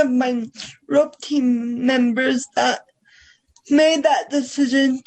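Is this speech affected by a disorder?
Yes: cerebral palsy.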